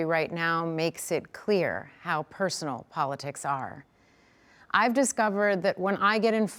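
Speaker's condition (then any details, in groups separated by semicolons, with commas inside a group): No condition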